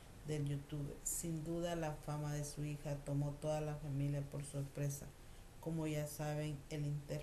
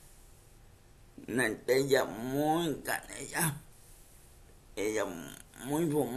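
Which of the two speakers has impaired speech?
The second: cerebral palsy; from birth, uses wheelchair; speech affected by condition.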